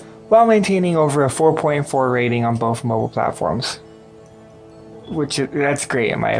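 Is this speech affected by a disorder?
No.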